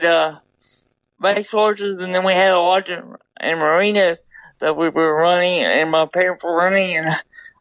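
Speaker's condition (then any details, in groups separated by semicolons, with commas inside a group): Double hemiplegia cerebral palsy; left brain involvement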